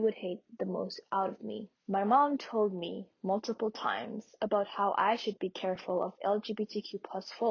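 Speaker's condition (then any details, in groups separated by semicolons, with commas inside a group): No condition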